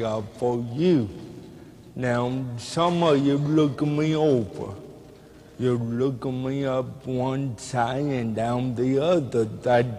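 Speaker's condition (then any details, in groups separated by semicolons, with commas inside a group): Cerebral palsy; speech hard to understand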